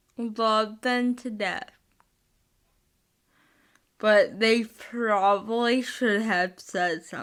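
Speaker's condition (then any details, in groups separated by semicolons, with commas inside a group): Spastic cerebral palsy, mixed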